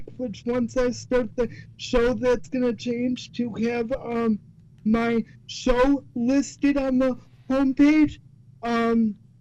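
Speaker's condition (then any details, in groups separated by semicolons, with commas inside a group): Cerebral palsy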